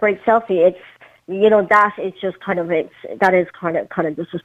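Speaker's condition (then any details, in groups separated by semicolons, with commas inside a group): Cleft palate; congenital, prosthetic limb since 12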